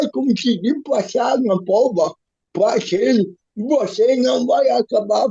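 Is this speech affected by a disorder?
Yes: cerebral palsy; physical disability.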